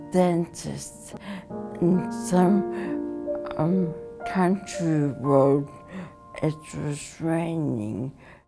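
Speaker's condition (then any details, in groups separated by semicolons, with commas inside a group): Traumatic brain injury; permanent effects; ongoing memory classes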